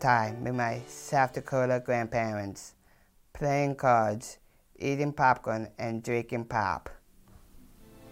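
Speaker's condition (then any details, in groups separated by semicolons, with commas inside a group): Down syndrome, trisomy 21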